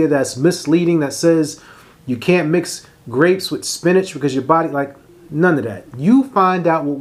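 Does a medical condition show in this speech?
No.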